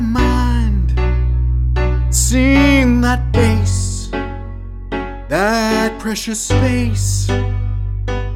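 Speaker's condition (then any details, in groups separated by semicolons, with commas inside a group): No condition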